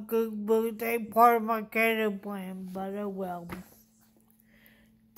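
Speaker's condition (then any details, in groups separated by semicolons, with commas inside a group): Traumatic brain injury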